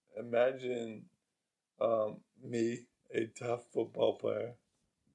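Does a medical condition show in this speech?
Yes: ALS.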